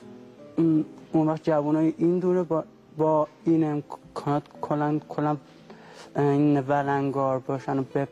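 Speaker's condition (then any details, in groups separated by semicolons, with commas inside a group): Stuttering; stuttering probably since first learning to talk; not stressed during recording; less stuttering in relaxed atmosphere and lower stress, speaking well here per host; repeated sounds, repeated words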